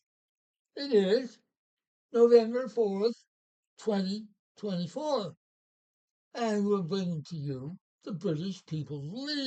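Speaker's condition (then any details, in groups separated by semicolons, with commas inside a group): Parkinson's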